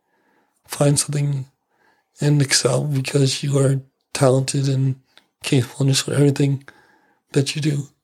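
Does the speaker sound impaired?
Yes: ALS; familial ALS, feeding tube surgery, lost use of one hand, aspiration pneumonia ER visit; 3 years since diagnosis, slow progression on tofersen in trial, reflux treated with domperidone; voice slightly altered, facial and jaw changes, no slurring, stuck secretions impair voice and swallowing, worse in dry Calgary, better when humid.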